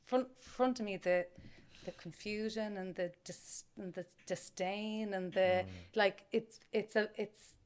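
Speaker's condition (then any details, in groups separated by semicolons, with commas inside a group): Stammer; stammer since childhood, group therapy in 20s, Dublin Adult Stuttering (DAS), Dr. Jonathan Linklater; stammers more when anxious, sometimes hides stammer, still fears being caught out; once tried passing as fluent, voluntary stammering since 20, early in interactions; repeated sounds, repeated words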